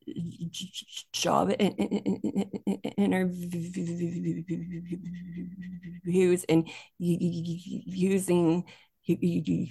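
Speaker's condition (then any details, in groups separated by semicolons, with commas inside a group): Stuttering; stutter since childhood, more severe when younger, quiet child avoiding speaking, NSA workshop in Fort Lauderdale; more comfortable the more people spoken to, sound repetitions; repeated sounds, blocks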